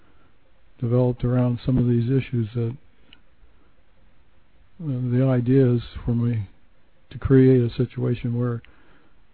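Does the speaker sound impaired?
Yes: Parkinson's disease; onset with minor arm tremor, progressed to barely moving before starting medication; age 69, low-dose Mirapex then Sinemet, yoga, Bowen therapy, John Coleman's alternative approach, recent Olympic hike.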